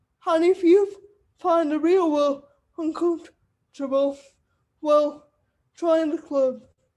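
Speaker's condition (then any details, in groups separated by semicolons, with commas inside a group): Cerebral palsy; wheelchair user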